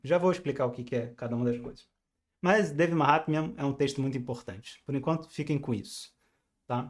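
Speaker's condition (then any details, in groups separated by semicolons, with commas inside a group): No condition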